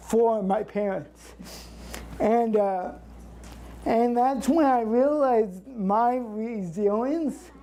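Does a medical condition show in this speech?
Yes: cerebral palsy; since birth.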